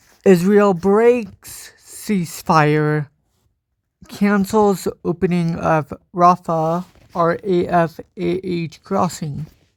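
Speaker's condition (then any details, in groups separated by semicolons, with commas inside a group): Cerebral palsy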